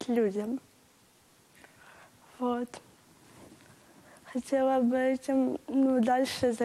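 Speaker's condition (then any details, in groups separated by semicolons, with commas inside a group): Congenital cerebral palsy; recently able to stand after complex operation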